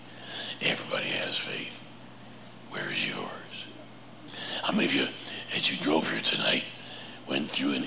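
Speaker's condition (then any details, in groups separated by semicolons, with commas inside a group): Laryngeal cancer; prior chemo and radiation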